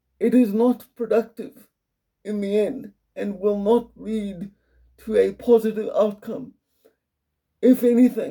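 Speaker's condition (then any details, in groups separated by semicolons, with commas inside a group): Cerebral palsy; quadriplegic, from birth, severe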